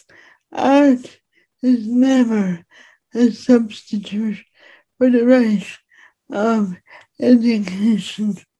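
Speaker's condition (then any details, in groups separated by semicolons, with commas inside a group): Speech impediment; finds writing easier than speaking, speaks in own way without modifying accent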